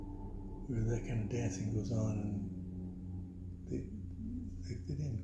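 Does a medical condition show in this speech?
Yes: Parkinson's; voice weakened by Parkinson's, knee replaced after hardly walking, earlier taught from chair; voice went with Parkinson's, can still whisper, formerly whisper carried and was heard.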